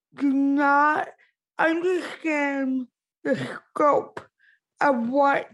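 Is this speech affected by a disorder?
Yes: cerebral palsy; impaired speech, speaks concisely and quickly to hold listeners' attention.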